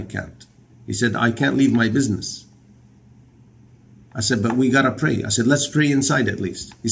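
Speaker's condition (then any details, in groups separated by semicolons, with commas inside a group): No condition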